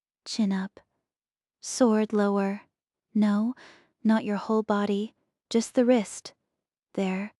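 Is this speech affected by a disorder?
No.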